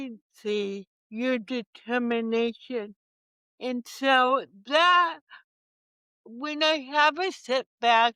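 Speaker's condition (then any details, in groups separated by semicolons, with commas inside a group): Cerebral palsy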